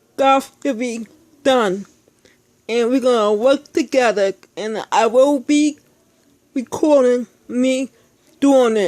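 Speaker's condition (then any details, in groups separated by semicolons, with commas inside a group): Speech impairment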